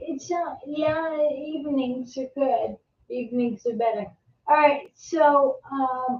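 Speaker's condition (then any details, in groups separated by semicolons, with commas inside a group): Multiple sclerosis; secondary progressive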